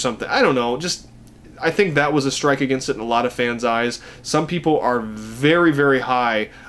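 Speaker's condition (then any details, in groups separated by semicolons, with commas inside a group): No condition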